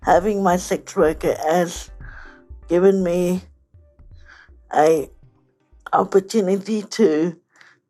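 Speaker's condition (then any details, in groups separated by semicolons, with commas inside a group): Cerebral palsy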